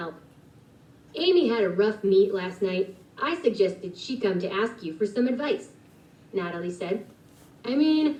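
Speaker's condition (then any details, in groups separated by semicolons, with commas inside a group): No condition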